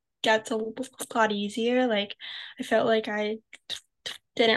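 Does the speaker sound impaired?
Yes: stuttering; CHOPS stuttering program since about age 9, no family history, private and school speech therapy, Dr. Donaher; high school IEP accommodations for fluency in presentations and participation; fluency affects presentations and class participation; here repeated sounds, prolonged sounds.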